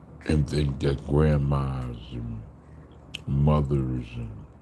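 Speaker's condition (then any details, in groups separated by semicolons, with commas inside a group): Slurred speech; still slurs words occasionally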